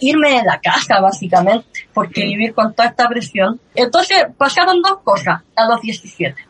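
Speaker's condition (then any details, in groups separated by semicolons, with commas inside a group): Cleft lip and palate; since early childhood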